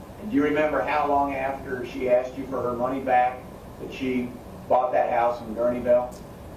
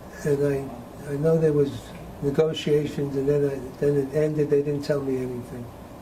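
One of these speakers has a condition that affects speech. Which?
The second: Parkinson's disease; needs to keep voice level up.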